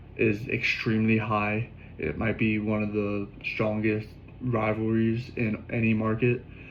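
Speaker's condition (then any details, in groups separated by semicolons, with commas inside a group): No condition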